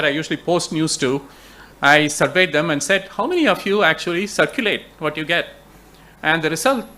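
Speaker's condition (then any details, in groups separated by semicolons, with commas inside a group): No condition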